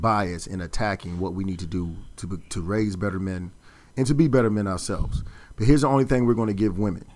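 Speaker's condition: No condition

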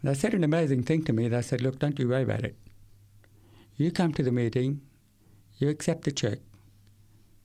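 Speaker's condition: Severe to profound hearing loss, acquired, from meningitis at age 8; uses hearing aids

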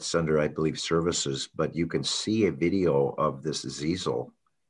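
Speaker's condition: No condition

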